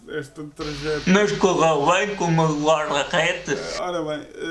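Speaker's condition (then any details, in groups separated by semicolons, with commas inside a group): Cerebral palsy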